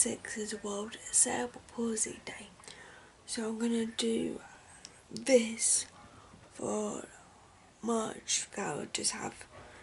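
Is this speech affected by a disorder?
Yes: cerebral palsy.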